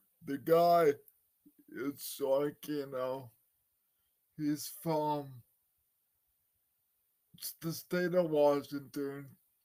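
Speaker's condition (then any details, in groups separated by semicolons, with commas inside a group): Cerebral palsy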